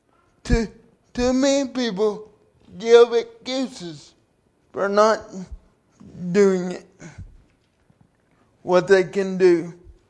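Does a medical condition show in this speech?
Yes: cerebral palsy; from birth.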